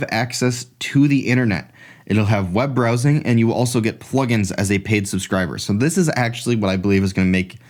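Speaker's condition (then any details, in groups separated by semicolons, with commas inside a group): No condition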